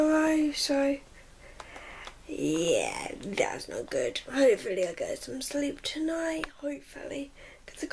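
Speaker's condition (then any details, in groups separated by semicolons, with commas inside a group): Cerebral palsy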